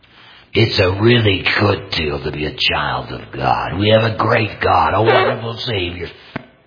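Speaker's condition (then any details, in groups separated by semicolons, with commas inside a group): Total laryngectomy; may sound painful to listeners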